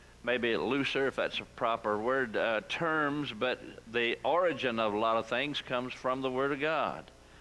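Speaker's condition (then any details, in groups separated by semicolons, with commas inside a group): No condition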